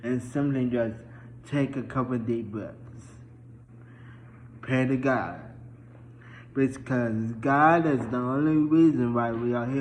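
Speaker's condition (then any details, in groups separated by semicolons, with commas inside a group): Traumatic brain injury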